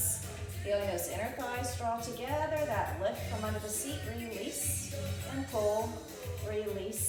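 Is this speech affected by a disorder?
No.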